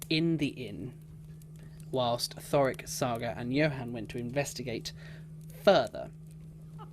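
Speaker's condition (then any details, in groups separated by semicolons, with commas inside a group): No condition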